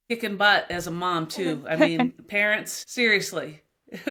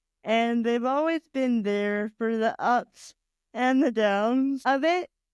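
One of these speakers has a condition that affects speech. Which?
The second: cerebral palsy; diagnosed around one year, has had surgery; uses robotic walking device.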